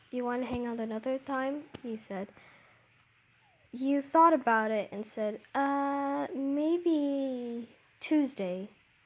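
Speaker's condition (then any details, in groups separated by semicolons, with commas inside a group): No condition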